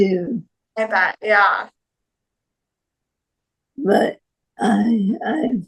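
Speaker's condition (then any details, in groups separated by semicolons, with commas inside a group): Parkinson's disease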